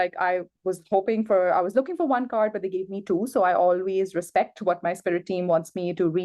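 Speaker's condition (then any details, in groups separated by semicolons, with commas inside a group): No condition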